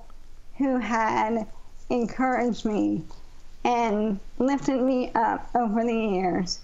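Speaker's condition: ALS; used amplifier much of the time to be heard

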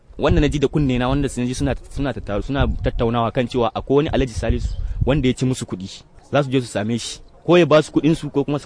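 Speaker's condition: No condition

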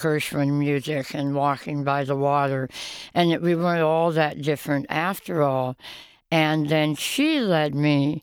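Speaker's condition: Oral cancer, half tongue removed, partial glossectomy

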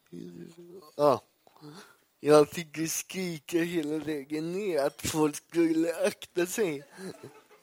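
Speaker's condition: Cerebral palsy; legs move involuntarily

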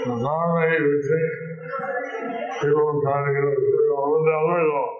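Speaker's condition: Stroke with facial paralysis; about 15 years since stroke

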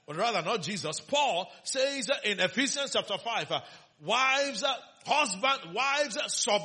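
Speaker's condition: No condition

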